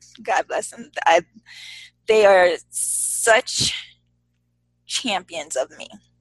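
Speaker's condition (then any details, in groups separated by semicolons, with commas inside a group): Stuttering; stuttering since at least high school, self-study program from 2014, later private coaching with Michael Williams; about three years after starting program, non-therapy fluency coaching, reports fluent, not getting stuck; previously got stuck, pushed out words, facial tension, jaw clenching, avoided t sound; now fluent, smooth; prolonged sounds, blocks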